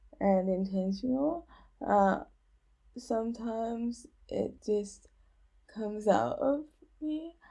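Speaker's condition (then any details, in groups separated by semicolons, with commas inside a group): Cerebral palsy; speech impediment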